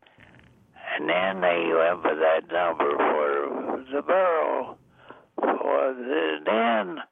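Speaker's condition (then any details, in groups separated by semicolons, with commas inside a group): Deafness; also blind, age 99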